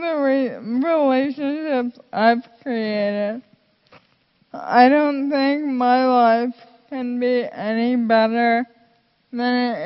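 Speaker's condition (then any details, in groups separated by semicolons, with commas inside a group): Friedreich's ataxia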